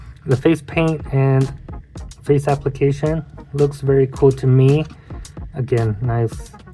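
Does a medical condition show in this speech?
No.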